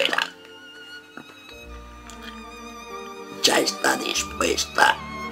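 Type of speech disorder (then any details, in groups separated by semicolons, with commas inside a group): Oesophageal speech; laryngectomy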